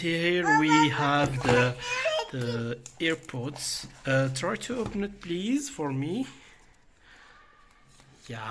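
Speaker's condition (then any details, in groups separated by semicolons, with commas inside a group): No condition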